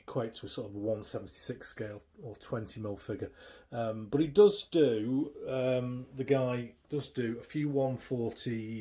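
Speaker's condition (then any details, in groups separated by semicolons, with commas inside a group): No condition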